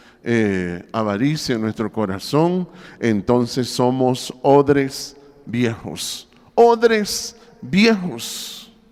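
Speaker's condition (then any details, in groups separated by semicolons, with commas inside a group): No condition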